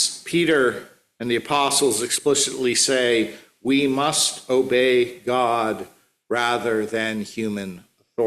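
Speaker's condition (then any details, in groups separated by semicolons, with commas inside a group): No condition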